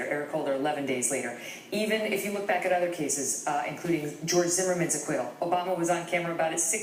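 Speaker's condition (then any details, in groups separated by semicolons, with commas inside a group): No condition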